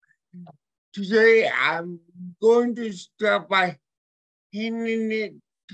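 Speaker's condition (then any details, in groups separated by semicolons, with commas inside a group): Cerebral palsy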